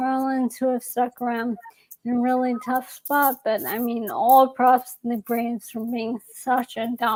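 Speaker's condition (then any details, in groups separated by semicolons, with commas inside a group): ALS; young onset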